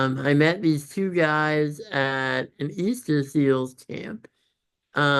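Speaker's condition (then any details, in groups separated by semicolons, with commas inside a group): Congenital muscular dystrophy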